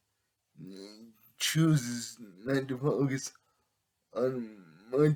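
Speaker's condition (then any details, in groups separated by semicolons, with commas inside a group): Cerebral palsy; affects all muscles; able to speak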